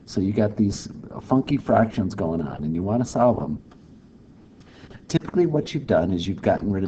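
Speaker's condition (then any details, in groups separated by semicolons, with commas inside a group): No condition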